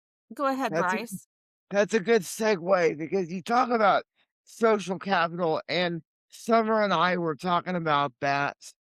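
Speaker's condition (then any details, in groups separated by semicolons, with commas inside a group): Cerebral palsy; limited mobility, legs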